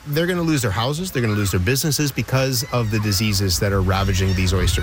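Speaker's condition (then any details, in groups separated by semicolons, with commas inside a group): No condition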